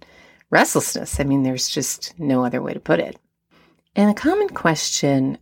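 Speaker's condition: No condition

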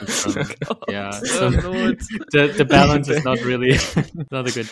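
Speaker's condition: No condition

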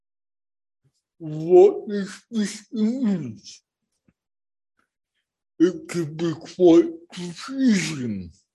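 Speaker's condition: Cerebral palsy; born not breathing

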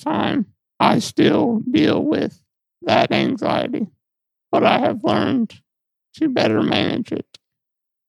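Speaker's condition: Muscular dystrophy; sees physical therapist

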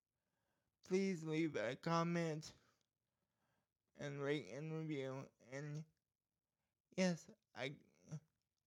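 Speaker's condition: Cerebral palsy

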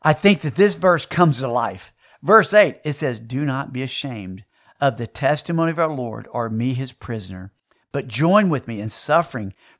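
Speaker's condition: No condition

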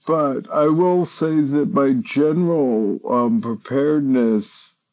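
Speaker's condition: Parkinson's disease, young-onset

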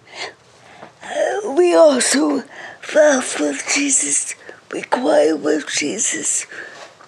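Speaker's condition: Cerebral palsy; speech affected, reading very slow

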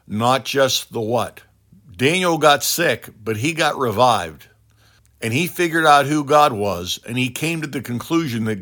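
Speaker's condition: No condition

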